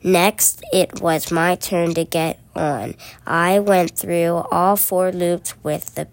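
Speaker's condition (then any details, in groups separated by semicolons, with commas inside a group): No condition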